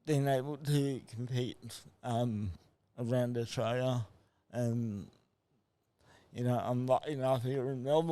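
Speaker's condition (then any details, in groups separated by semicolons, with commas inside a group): Cerebral palsy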